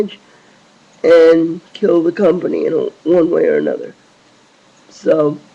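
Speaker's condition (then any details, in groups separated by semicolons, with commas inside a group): Cerebral palsy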